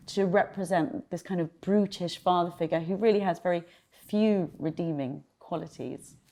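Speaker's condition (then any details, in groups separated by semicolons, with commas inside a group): No condition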